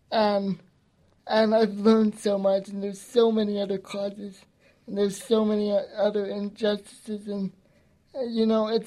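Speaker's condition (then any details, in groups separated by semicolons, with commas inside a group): Cerebral palsy; strong voice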